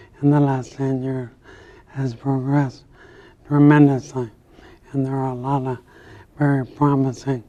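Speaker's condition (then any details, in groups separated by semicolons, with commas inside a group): ALS; about 10 years after onset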